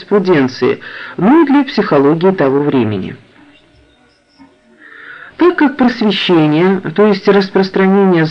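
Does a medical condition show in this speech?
No.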